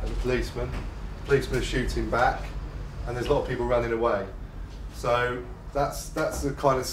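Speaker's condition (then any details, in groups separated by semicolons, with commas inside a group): No condition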